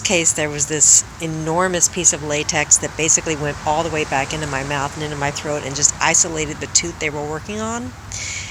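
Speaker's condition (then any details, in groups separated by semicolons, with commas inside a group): No condition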